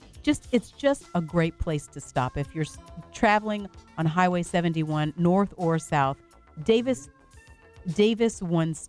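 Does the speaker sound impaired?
No.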